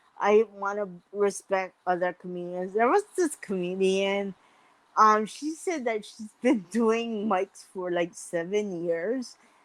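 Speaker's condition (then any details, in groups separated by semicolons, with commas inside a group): Mild cerebral palsy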